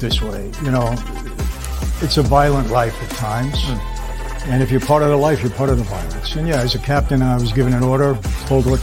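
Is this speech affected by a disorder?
No.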